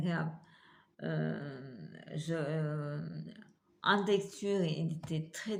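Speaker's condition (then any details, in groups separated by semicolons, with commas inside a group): Multiple sclerosis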